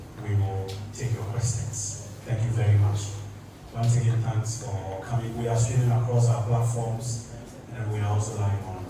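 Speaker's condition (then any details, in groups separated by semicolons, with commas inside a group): No condition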